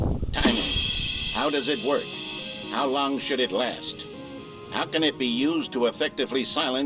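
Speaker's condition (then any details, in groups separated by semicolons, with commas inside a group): No condition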